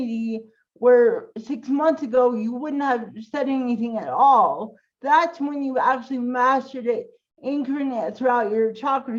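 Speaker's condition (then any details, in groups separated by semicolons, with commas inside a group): Cerebral palsy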